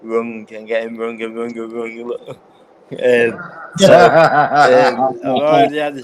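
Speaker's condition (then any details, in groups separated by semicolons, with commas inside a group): Cerebral palsy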